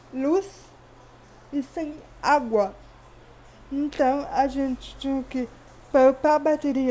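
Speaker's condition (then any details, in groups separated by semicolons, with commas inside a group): Cerebral palsy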